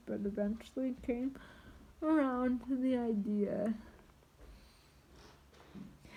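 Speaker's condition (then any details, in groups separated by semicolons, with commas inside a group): Triplegic cerebral palsy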